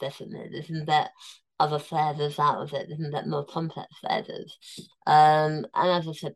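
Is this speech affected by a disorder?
Yes: tongue cancer, near-total glossectomy; stage 4 tongue cancer, near-total tongue removal, 5 millimeters left, temporary tracheostomy, immunotherapy around surgery; cancer free, eats liquid and pureed foods.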